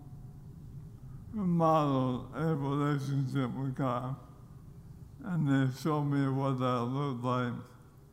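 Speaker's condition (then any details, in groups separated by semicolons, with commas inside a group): ALS; diagnosed during pro football career in Nashville after loss of strength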